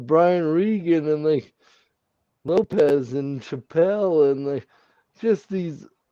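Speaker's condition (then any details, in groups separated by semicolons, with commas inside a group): Cerebral palsy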